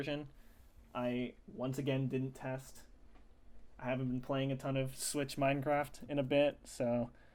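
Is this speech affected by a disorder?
No.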